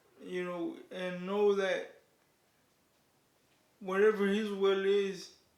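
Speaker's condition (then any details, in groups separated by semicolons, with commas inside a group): Cerebral palsy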